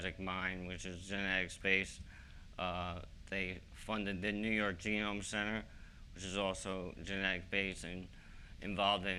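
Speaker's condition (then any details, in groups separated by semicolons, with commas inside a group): ALS; voice slightly weaker, swallowing slightly harder, large pills hard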